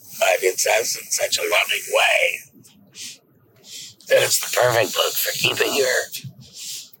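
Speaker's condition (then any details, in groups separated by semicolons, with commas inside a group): Laryngectomy; esophageal speech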